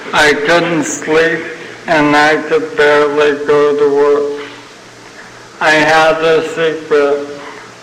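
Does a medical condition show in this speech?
Yes: ALS (Lou Gehrig's disease); young onset.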